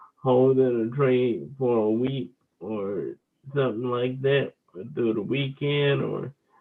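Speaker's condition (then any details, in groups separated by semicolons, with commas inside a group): Cerebral palsy; wheelchair user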